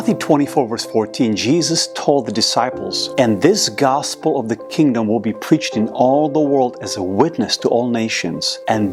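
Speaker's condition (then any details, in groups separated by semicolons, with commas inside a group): No condition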